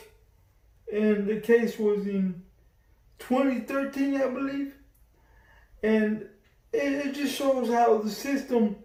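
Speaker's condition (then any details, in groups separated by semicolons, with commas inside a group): Cerebral palsy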